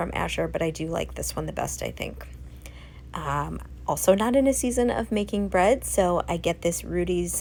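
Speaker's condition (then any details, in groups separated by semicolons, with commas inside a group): No condition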